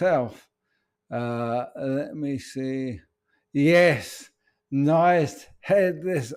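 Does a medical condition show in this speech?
Yes: ALS; speech.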